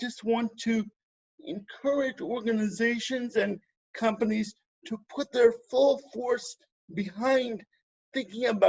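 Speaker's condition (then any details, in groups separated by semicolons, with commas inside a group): Cerebral palsy; spastic type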